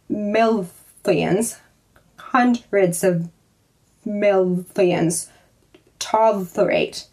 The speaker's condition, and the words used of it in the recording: Stuttering. Although I don't switch words to hide my stammer nearly as much as a lot of people do, just since my stammer is a bit unpredictable.